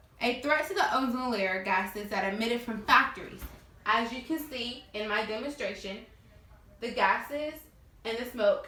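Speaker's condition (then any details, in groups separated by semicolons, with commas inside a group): No condition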